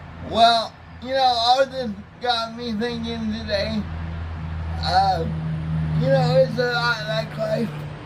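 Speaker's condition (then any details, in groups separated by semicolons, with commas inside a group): Cerebral palsy, spastic, mild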